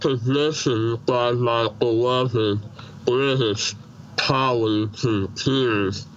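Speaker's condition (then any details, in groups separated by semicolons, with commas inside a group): Treacher Collins syndrome, severe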